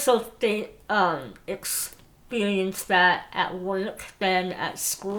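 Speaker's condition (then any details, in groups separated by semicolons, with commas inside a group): Moebius syndrome; muscle transplant surgery ages 6 and 7, bilateral smile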